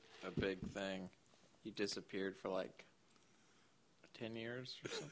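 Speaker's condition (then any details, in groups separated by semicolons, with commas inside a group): Duchenne muscular dystrophy; progressive muscle disease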